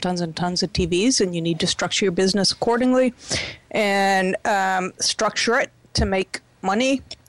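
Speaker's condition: No condition

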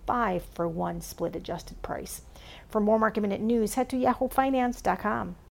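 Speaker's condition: No condition

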